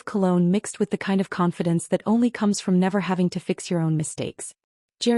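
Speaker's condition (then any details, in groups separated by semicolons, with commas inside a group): No condition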